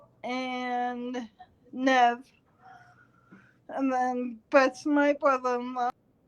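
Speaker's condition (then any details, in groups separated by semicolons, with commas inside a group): Cerebral palsy; talks too fast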